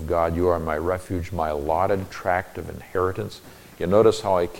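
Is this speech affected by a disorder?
No.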